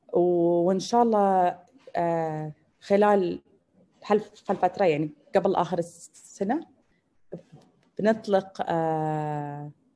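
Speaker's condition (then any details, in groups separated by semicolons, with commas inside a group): Stuttering; repeated sounds, prolonged sounds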